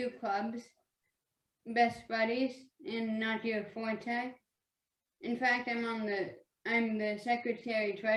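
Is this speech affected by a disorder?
Yes: speech apraxia; childhood apraxia of speech, genetic syndrome, hypertonia; intensive speech therapy early childhood, breathing device for speech muscles; hard to send messages to speech muscles, sounds slow, unclear.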